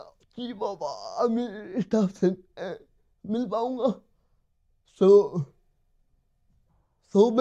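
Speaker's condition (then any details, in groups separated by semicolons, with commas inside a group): Cerebral palsy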